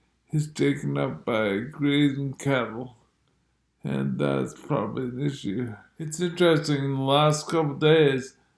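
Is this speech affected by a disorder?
Yes: multiple sclerosis.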